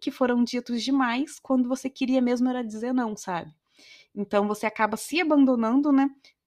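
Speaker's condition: No condition

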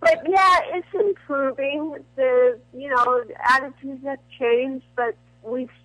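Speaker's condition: Cerebral palsy; dependent on Botox

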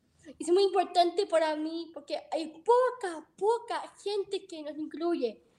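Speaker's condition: Down syndrome; present from birth, heart surgery

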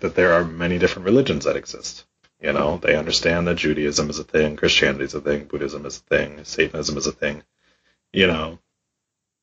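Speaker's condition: No condition

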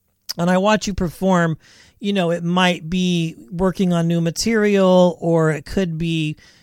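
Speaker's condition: No condition

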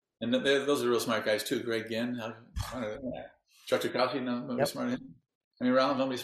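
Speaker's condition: Parkinson's disease; 19 years since

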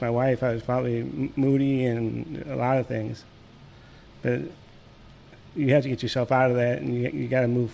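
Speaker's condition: Parkinson's; diagnosed at age 44; boxing training at UFC gym as therapy, on medication, doing well

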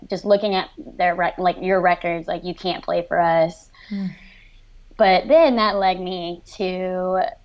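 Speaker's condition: Cleft lip and palate, severe

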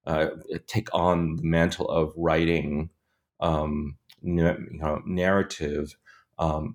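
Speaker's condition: No condition

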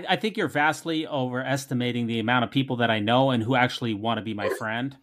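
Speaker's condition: No condition

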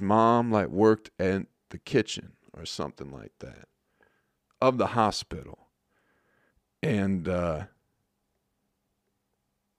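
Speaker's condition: No condition

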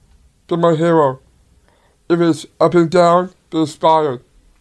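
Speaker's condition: Down syndrome; low muscle tone, poor balance, delayed reaction time, took 6 years to learn bike riding; tying shoes difficult, works 5 to 10 times harder to build muscle

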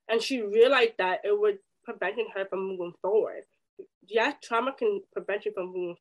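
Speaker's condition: Deafness, hard of hearing; often asks others to repeat, people shout at her

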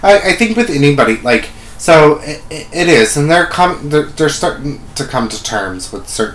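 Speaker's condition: Stutter; anticipates stuttering on the word disciplinarian; repeated sounds, repeated words

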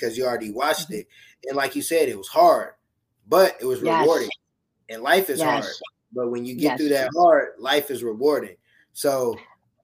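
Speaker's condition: No condition

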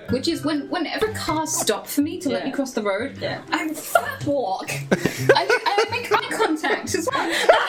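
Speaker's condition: Tourette's; Tourette's with tics, including motor tic of spanking a stranger

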